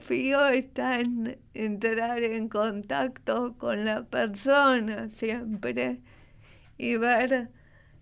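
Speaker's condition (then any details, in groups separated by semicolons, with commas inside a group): Cerebral palsy; oxygen deprivation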